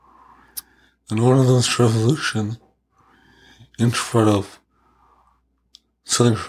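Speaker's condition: ALS; cannot cough, throat secretions, severe reflux, stomach dysmotility, 4000-calorie liquid feeding, fundoplication considered; over four months after October respiratory crisis, voice not great; could not talk in October crisis, typed messages on phone, gurgly breathing then

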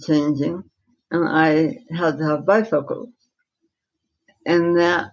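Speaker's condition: Dystonia, secondary to encephalitis; slight speech impediment

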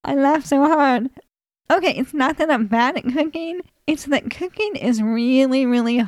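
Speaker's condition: ALS; worst atrophy in diaphragm, ventilator used all night during about 10 hours sleep

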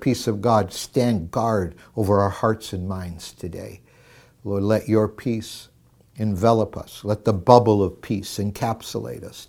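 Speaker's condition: No condition

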